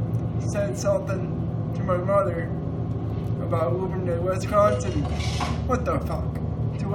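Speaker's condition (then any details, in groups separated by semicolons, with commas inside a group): Cerebral palsy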